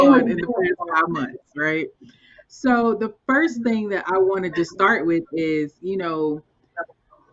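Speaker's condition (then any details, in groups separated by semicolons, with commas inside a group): No condition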